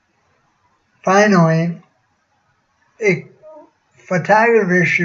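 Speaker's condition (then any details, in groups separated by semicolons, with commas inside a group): Cerebral palsy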